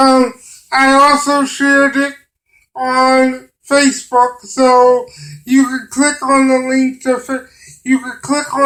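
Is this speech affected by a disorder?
Yes: cerebral palsy; limited use of the hands.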